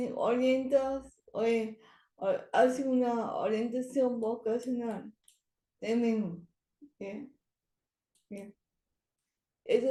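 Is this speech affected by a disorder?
Yes: cerebral palsy; speech not very good.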